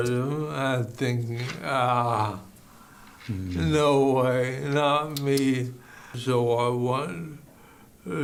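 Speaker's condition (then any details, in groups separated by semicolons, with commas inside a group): ALS; bulbar onset, slurred speech first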